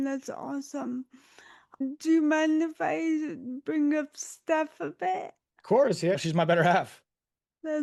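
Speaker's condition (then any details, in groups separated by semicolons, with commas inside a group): Autoimmune disease, spinal cord injury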